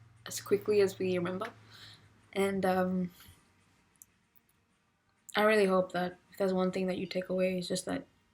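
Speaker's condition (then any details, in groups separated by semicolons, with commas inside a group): No condition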